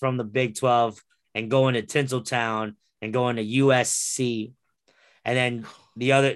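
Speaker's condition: No condition

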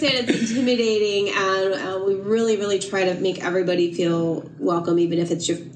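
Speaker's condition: No condition

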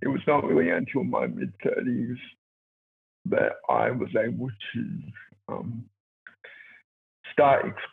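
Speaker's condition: Cerebral palsy; born two months premature

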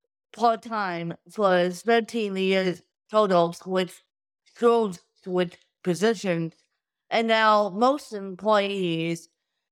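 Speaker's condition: Cerebral palsy; lack of oxygen injury at birth

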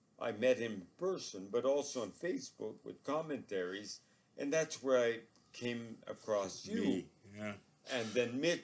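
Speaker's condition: ALS; progressively crippling neurological disorder

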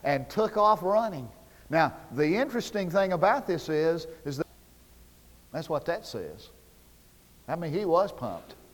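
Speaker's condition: No condition

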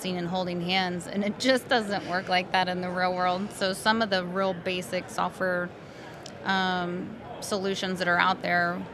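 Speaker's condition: No condition

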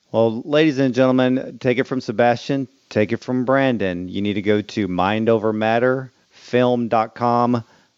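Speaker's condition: No condition

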